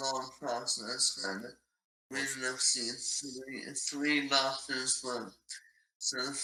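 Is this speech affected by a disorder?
Yes: ALS; very aggressive fast-progressing form.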